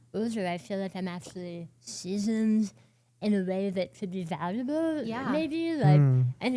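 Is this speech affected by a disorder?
Yes: oral cancer, partial glossectomy.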